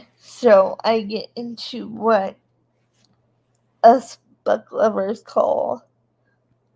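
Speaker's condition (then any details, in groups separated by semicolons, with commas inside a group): Cerebral palsy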